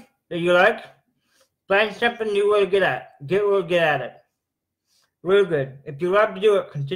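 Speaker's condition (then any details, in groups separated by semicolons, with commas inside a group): Cerebral palsy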